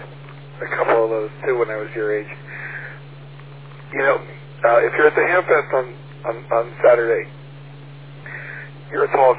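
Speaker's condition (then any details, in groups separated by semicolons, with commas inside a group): No condition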